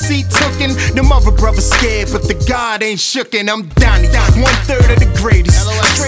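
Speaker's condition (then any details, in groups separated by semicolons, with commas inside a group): No condition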